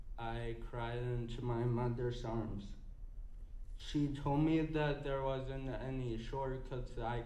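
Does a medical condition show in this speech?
Yes: cerebral palsy.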